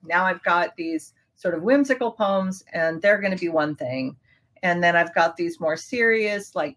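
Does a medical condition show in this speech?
No.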